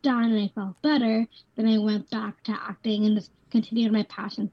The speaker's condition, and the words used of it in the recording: Down syndrome. You sing beautifully, you speak beautifully, and Gigi was saying, oh my gosh, she speaks so fast.